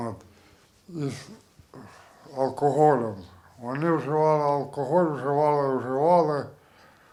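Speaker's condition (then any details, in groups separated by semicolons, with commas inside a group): Traumatic brain injury; assault, jaw and facial fractures, ear damaged; two days post-assault, awaiting surgery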